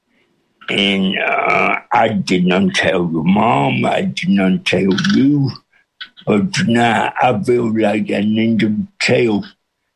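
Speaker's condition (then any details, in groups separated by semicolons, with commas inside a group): Cerebral palsy with speech impediment; speech impediment since birth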